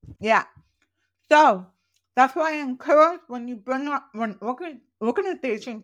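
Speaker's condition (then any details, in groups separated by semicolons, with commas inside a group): Profoundly deaf, congenital; accent from deafness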